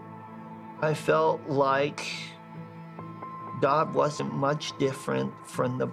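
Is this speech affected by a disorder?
Yes: bilateral cleft lip and palate; congenital.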